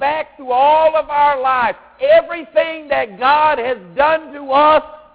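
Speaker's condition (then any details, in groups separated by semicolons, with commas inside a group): No condition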